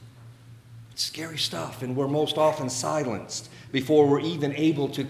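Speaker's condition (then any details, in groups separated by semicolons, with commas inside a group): No condition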